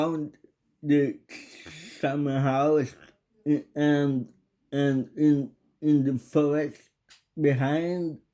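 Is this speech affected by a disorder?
Yes: cerebral palsy.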